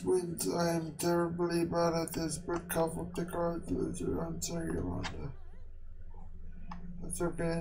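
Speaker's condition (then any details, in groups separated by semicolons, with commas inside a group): Quadriplegic cerebral palsy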